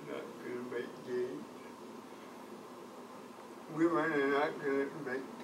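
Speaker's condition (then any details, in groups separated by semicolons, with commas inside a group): Cerebral palsy; from birth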